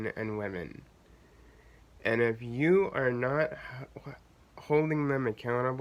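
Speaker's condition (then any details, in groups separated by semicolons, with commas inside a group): Cerebral palsy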